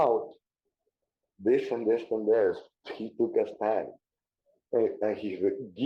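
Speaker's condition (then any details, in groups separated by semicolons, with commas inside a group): Cerebral palsy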